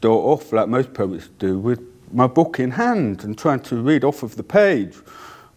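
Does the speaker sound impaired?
Yes: deafness; cannot hear own voice.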